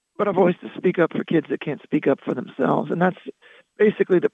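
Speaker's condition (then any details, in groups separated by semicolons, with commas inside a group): Loss of singing voice; speaking voice retained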